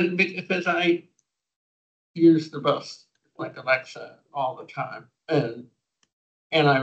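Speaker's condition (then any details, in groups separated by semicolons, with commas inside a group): Cerebral palsy; diagnosed about age 2, now about 45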